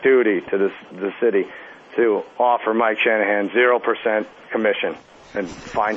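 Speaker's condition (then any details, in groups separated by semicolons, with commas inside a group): No condition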